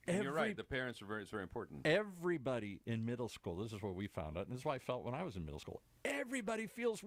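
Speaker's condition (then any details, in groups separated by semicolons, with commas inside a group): No condition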